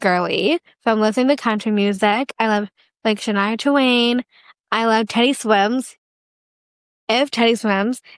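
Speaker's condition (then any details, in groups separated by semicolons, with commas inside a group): Down syndrome; duplicate of the 21st chromosome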